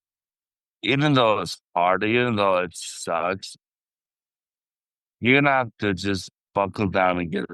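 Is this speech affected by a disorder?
Yes: traumatic brain injury.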